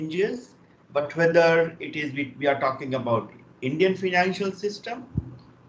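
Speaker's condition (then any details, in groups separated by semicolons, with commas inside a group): No condition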